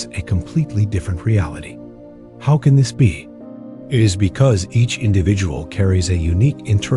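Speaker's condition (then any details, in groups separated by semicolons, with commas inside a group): No condition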